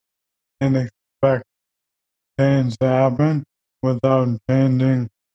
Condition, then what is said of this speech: ALS (motor neuron disease). As you can tell, I don't sound the way I used to.